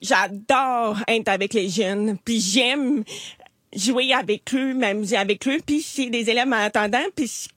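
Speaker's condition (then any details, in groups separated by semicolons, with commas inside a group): Hearing loss; hard of hearing since childhood, attended special school for hard-of-hearing pupils, then mainstream school, skilled lip reader; accent when speaking, noted by others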